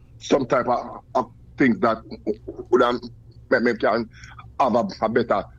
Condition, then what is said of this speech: Stuttering. I say, boy, no man, I stammer me can't.